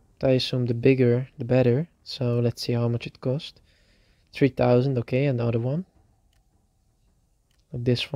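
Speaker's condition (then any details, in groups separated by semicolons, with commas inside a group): No condition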